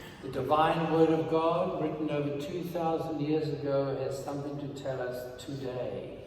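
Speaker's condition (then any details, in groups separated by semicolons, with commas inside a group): No condition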